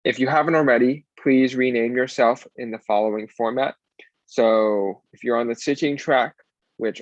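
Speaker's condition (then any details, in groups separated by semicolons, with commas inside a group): No condition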